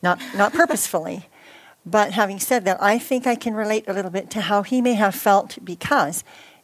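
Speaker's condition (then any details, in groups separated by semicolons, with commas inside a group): Cleft palate; born with cleft palate; ongoing speech impediment, partly overcome, notes own stumbling speech now; speech therapy growing up, unclear speech as child, sister a year and half younger interpreted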